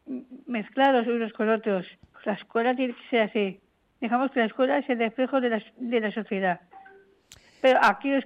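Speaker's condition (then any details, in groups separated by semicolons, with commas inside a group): Down syndrome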